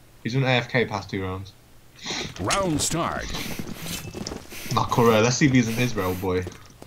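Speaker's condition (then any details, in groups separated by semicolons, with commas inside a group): No condition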